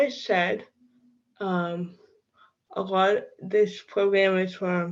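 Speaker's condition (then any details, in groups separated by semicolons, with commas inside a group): Cerebral palsy; from birth, affects walking, walker, wheelchair, sometimes cane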